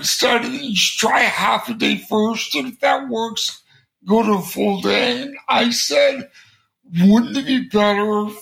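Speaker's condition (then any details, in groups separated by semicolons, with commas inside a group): Cerebral palsy; congenital, since birth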